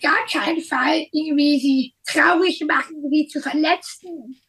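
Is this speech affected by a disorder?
Yes: Down syndrome; trisomy 21, present since birth.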